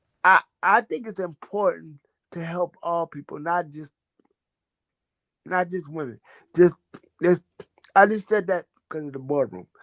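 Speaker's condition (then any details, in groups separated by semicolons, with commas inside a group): Cerebral palsy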